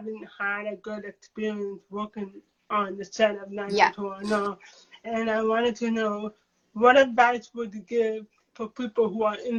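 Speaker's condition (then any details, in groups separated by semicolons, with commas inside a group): Cerebral palsy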